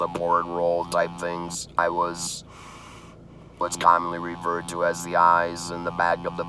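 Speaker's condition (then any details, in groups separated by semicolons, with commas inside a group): Laryngectomy after laryngeal cancer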